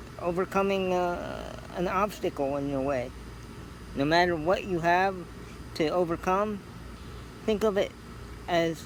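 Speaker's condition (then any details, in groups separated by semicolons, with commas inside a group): Cerebral palsy; scoliosis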